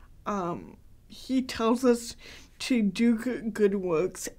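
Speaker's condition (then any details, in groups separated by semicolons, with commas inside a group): Cerebral palsy, mild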